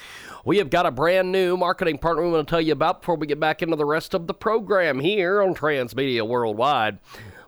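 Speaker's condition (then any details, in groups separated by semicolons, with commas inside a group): No condition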